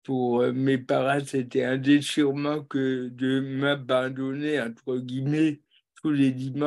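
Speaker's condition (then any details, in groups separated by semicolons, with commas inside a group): Cerebral palsy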